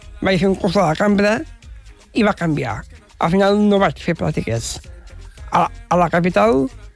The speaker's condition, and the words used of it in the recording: Down syndrome. Aquí es pot néix aquesta capacitat comunicativa que tinc